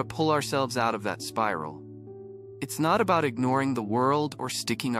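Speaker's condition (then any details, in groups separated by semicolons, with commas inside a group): No condition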